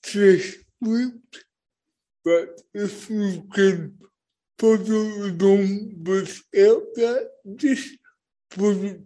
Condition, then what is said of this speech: Cerebral palsy. As he will say, listening to the first 5 minutes, I think I heard you say, is the hardest thing about someone who has a speech impediment.